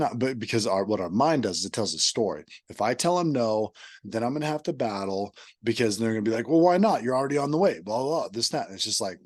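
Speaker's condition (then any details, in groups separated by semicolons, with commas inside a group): No condition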